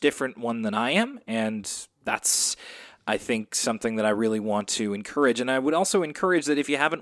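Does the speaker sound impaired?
No.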